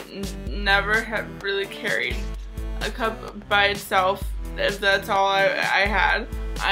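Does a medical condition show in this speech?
Yes: cerebral palsy, mild.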